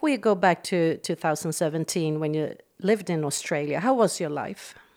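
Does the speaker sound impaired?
No.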